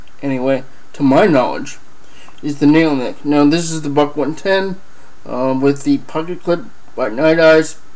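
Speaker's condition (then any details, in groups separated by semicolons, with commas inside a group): Cerebral palsy; affects hand use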